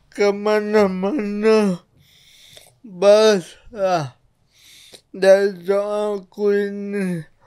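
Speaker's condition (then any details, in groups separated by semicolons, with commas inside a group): Cerebral palsy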